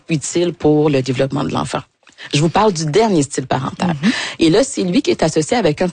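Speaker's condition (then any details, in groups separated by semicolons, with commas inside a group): No condition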